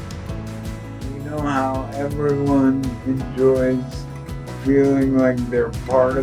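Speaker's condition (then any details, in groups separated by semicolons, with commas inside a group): Traumatic brain injury; aircraft crash, six-week coma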